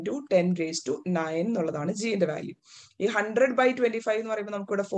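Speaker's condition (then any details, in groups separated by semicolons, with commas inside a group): No condition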